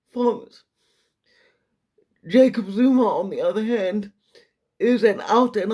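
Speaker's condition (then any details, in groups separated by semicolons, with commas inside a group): Quadriplegic cerebral palsy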